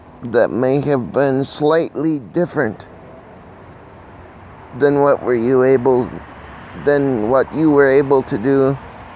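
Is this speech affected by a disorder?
Yes: cerebral palsy.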